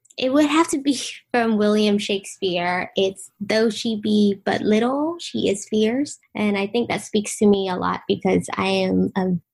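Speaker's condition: No condition

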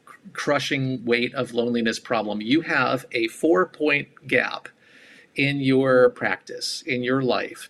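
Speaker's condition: No condition

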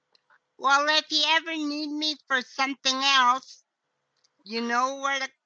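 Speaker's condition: Cerebral palsy; voice ruined by intubation, lost singing ability, trying to sing again

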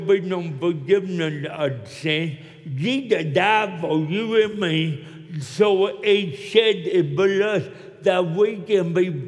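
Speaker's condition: Cerebral palsy; still walks with limp

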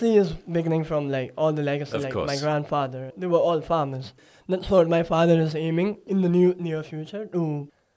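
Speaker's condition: Cleft palate; recent nose surgery, nose previously tilted; talks from nasal cavity, speech sounds different, listeners try harder to understand

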